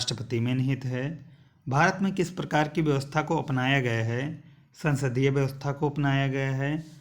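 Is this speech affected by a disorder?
No.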